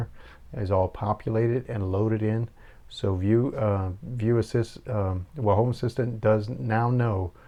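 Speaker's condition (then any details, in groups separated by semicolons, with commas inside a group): No condition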